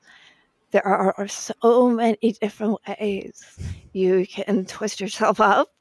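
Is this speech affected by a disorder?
Yes: spasmodic dysphonia; vocal cord disorder, diagnosed after praying for normal voice, repeated Botox injections silenced voice; Botox injections given up years ago, speaking without treatment; voice may sound like glitching audio, shaky, likened to NPR host Diane Rehm.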